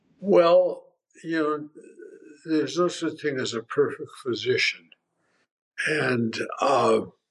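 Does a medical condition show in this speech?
Yes: primary lateral sclerosis, mild; upper motor neuron, asymmetric left side, two cervical laminectomies, ALS clinic care; progressive disability, doing voice exercises, can still transfer, possible pseudobulbar affect; mild dysarthria, afternoon voice fatigue for 3-4 years, voice worsening, starting difficulty swallowing liquids.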